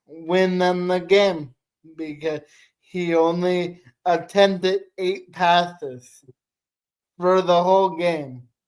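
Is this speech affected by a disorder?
Yes: cerebral palsy.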